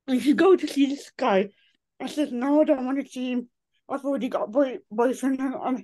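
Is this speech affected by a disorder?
Yes: cerebral palsy.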